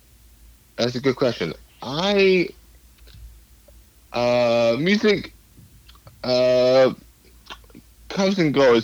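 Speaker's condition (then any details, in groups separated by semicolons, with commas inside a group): Cerebral palsy; cerebral palsy from birth, lifelong, affects speech and physical abilities; adult, past speech therapy, rock band video game from mother used alongside; hard for others to understand at first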